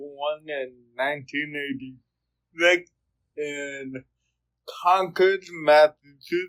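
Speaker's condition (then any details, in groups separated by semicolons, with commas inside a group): Cerebral palsy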